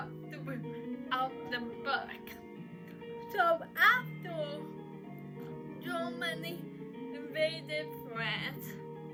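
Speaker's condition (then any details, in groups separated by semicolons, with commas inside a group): Cerebral palsy; uses crutches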